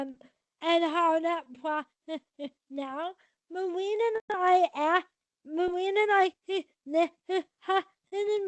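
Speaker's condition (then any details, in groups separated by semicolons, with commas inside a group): Cerebral palsy, spastic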